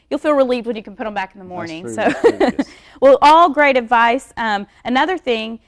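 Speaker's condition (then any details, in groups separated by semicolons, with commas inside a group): No condition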